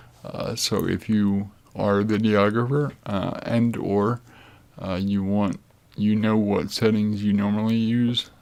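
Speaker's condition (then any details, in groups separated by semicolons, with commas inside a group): Cerebral palsy; affects gait and walking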